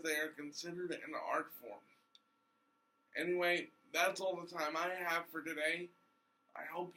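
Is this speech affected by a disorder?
Yes: cerebral palsy.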